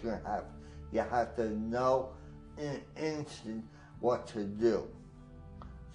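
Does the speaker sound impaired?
Yes: voice box damage from tracheostomy; brain injury from smoke inhalation, carbon monoxide poisoning, voice box damaged by medic's trach tube; about 30 to 32 years since injury, cannot write, lost fine motor skills; cannot sing as before, ongoing voice challenge.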